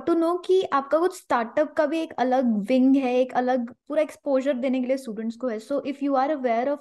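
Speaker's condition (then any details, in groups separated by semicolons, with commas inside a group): No condition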